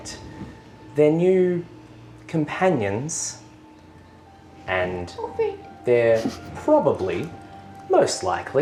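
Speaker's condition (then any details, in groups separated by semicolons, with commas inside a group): No condition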